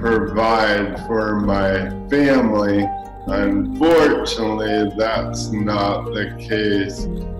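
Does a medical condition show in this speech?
Yes: ALS; recently diagnosed, changing; clear before diagnosis, speech since changed.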